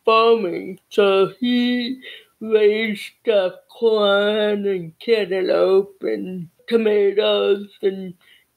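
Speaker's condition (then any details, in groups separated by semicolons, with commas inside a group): Cerebral palsy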